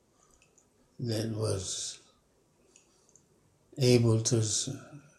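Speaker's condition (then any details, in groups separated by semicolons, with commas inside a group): Parkinson's; about 5 years since onset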